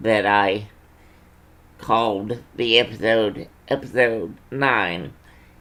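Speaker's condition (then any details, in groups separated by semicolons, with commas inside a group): Cerebral palsy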